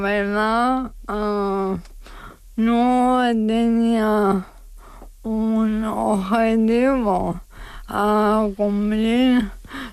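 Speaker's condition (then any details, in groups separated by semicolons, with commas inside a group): ALS; diagnosed at about age 35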